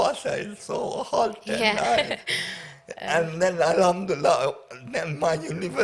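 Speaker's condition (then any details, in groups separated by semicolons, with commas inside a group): Paraplegia with essential tremor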